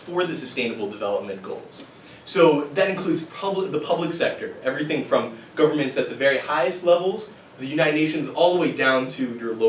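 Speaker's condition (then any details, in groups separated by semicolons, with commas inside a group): No condition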